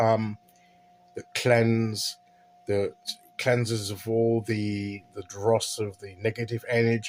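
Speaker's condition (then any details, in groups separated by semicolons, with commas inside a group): No condition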